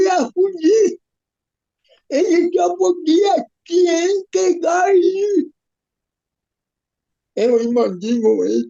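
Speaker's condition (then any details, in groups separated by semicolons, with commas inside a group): Cerebral palsy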